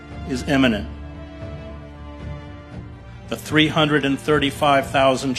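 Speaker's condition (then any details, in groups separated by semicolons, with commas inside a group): No condition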